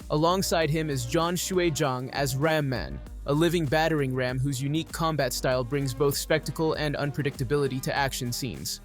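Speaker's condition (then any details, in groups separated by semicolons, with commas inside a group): No condition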